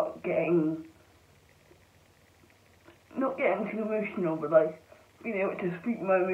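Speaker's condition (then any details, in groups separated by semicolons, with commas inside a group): Cerebral palsy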